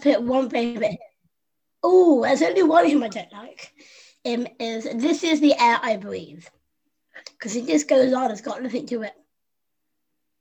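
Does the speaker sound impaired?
Yes: Down syndrome; adult woman, 25.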